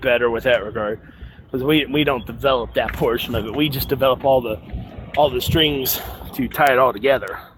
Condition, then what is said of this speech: None; typical speech.